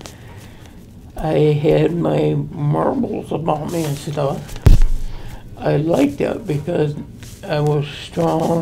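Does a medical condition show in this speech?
Yes: traumatic brain injury.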